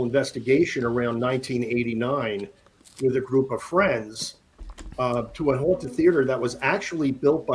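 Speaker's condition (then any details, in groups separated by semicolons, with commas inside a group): No condition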